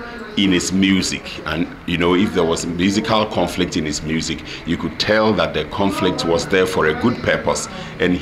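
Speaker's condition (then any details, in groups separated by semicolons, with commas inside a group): No condition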